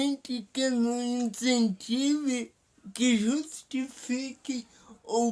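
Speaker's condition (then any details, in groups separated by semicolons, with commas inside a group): Paralysis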